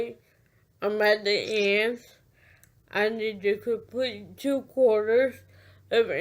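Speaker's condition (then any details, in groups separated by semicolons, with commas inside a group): Cerebral palsy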